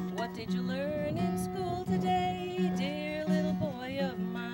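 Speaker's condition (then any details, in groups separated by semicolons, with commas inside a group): No condition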